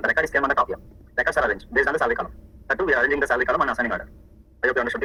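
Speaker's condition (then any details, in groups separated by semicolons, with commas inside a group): No condition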